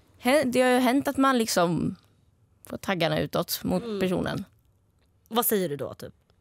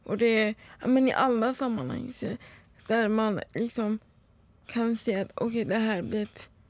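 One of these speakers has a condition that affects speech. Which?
The second: cerebral palsy; wheelchair user, partial walker use.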